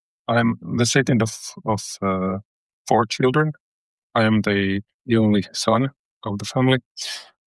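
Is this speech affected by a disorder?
Yes: stutter; stutter since toddler startled by big leashed dog, fluent in two languages before, childhood speech therapy; early 40s, about 40 years since onset, not the most severe but constantly on mind; fluctuates quite a lot, jaw moves when struggling to utter words, mistaken for drug use; here repeated words, prolonged sounds.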